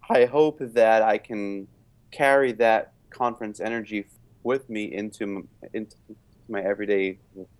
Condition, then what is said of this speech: Stuttering. But coming home, I have not been able so far to keep up the stuttering full out